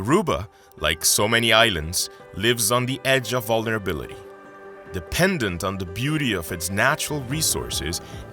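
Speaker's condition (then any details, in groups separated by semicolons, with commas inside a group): No condition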